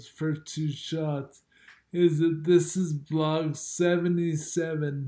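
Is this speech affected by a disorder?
Yes: multiple sclerosis.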